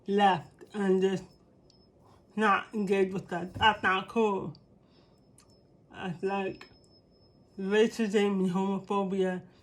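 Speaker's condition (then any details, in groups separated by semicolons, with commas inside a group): Cerebral palsy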